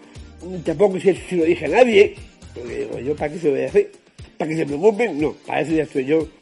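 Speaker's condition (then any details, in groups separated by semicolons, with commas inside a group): Down syndrome; genetic disorder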